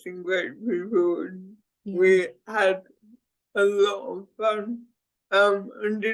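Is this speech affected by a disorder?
Yes: cerebral palsy; speech impediment.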